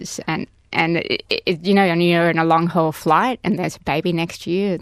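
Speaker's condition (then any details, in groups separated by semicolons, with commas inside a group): Profound deafness, progressive hearing loss, cochlear implants; born with moderate hearing loss about 30-40%, detected at three, total loss in 20s, bilateral cochlear implants; second implant last year after first, rehabilitation with surgeon, understands speech well even in noise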